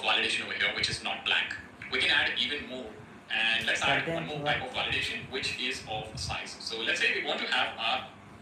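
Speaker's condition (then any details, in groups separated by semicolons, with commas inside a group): No condition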